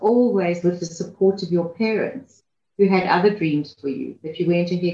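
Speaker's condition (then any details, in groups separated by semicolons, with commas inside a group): No condition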